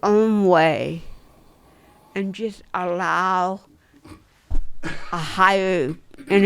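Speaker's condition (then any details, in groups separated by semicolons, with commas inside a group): Cerebral palsy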